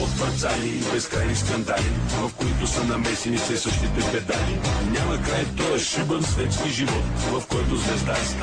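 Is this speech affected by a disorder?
No.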